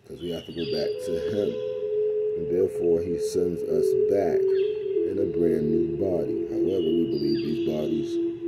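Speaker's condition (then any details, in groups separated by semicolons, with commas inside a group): No condition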